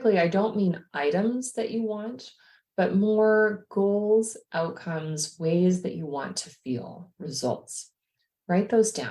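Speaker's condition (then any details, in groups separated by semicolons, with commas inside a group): No condition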